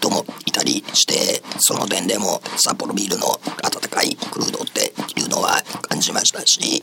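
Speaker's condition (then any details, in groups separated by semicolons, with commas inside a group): Laryngectomy, esophageal speech; learned at 銀齢会 voice class, attended two and a half years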